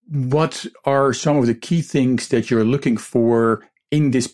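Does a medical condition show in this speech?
No.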